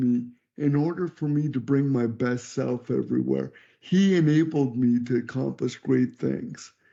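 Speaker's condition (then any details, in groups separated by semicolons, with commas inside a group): Cerebral palsy; could not talk until age 12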